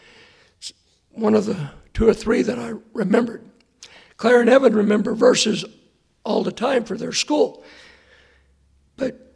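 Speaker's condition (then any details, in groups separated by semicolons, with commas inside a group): Hoarseness after vocal cord surgery; hard to hear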